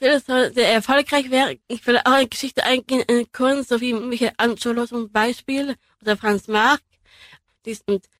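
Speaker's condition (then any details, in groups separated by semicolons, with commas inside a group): Down syndrome; trisomy 21, three copies of chromosome 21, genetic anomaly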